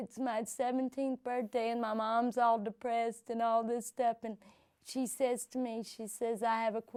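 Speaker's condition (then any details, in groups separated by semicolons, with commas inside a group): Cerebral palsy; from birth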